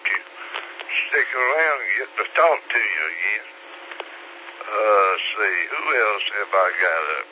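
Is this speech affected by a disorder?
Yes: slurred speech; stroke 3 years ago.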